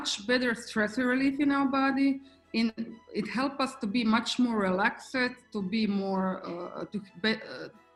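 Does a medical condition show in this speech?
No.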